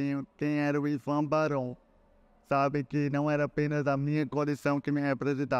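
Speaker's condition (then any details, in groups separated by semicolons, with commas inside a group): Cerebral palsy; relearned talking after onset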